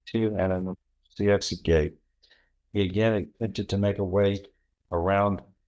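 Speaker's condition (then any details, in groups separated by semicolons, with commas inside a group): No condition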